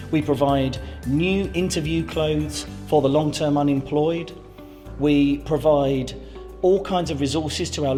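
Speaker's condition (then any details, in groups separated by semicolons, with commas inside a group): No condition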